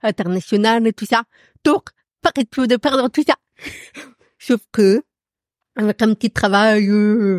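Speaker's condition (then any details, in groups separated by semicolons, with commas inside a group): Profound congenital deafness; accent from deafness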